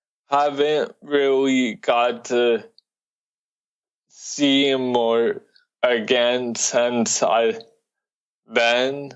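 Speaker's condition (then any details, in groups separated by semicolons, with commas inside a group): Cerebral palsy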